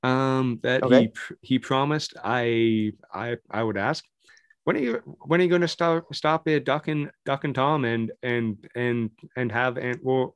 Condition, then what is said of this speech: Stuttering. I had a stutter. I still have a stutter, and I'm 40 years old, and I kind of overcame the